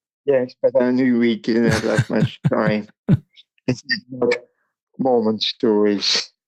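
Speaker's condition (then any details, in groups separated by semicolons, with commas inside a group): Cerebral palsy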